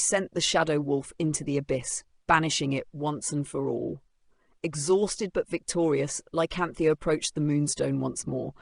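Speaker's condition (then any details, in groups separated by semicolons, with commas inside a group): No condition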